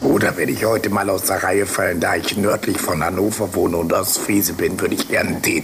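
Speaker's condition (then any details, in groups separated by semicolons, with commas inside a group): Laryngectomy after laryngeal cancer, voice prosthesis (tracheoesophageal); ate again after 8 days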